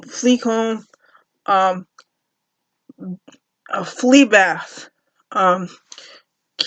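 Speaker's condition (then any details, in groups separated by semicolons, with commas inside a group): Cerebral palsy; uses a cane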